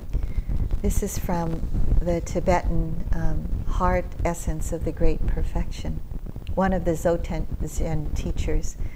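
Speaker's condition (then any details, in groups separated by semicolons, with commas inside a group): No condition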